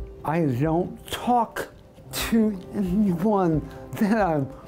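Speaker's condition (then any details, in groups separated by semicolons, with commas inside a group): Segmental dystonia; tongue involved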